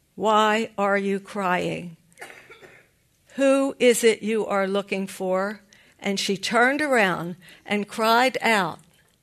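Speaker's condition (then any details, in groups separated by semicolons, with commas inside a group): No condition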